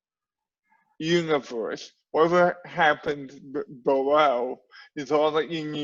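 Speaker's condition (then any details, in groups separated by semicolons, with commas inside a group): Cerebral palsy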